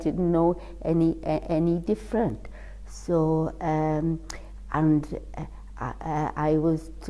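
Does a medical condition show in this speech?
Yes: cerebral palsy.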